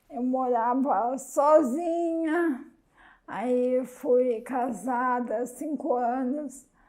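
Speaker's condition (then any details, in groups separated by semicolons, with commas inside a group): Amyotrophic lateral sclerosis; onset with left hand weakness; lost leg strength, right hand, all movement within months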